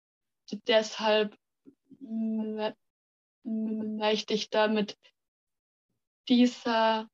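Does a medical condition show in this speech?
Yes: stuttering; stuttering since kindergarten age, many logopedists and speech therapists, stuttering therapy groups with other stutterers; part-word and word repetitions, we wegzulaufen; here blocks.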